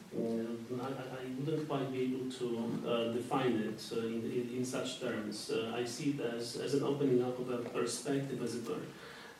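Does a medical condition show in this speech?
No.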